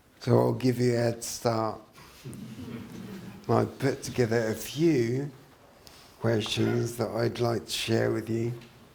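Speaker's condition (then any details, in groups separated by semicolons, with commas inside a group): Traumatic brain injury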